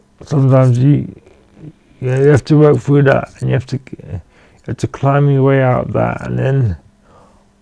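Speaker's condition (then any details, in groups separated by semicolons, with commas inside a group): Cerebral palsy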